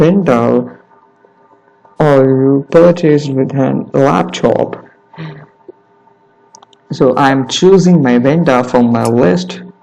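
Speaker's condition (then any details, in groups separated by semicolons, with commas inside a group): No condition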